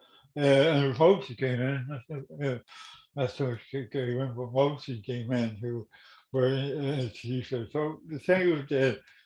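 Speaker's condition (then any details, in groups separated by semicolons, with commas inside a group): Cerebral palsy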